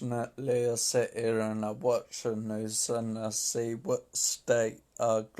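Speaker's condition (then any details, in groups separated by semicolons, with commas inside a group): Multiple sclerosis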